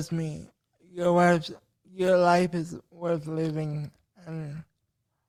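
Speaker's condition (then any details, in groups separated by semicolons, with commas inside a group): Cerebral palsy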